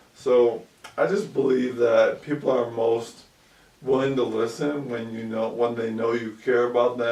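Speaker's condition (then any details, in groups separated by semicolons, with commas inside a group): ALS; about 2 years since onset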